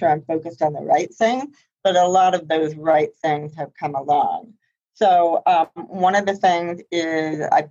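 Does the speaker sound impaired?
Yes: profound hearing loss, congenital, high-frequency; no hearing aids, relies on lip reading and body language.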